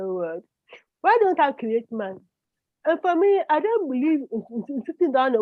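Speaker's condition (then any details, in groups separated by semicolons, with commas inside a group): Cerebral palsy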